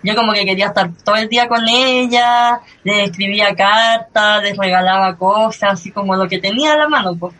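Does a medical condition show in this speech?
Yes: cleft lip and palate; since early childhood.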